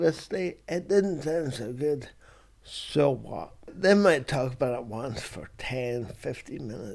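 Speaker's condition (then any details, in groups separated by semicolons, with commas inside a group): Cerebral palsy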